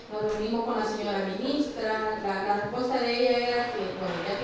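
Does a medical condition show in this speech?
No.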